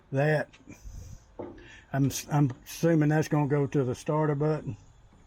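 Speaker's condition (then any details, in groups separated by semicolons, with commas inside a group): No condition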